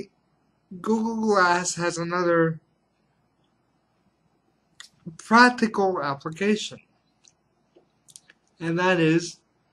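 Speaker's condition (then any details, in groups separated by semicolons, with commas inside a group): Cerebral palsy; reliable voice, uses voice control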